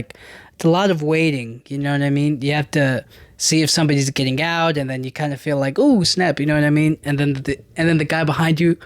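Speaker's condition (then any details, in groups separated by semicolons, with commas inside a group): No condition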